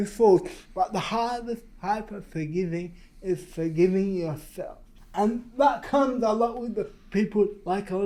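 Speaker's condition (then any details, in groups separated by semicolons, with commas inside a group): Cerebral palsy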